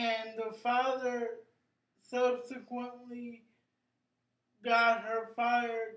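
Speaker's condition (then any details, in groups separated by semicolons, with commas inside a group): Cerebral palsy; brain injury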